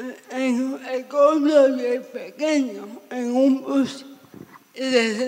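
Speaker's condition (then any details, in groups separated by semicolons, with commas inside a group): Severe cerebral palsy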